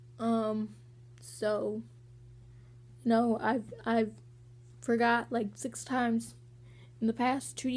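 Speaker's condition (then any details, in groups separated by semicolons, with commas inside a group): Cerebral palsy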